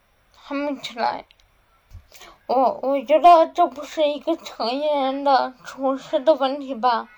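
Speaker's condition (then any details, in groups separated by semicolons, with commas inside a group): Cerebellar atrophy, hereditary; muffled articulation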